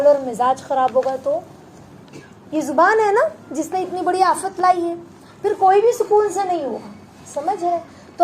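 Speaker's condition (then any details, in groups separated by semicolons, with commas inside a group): No condition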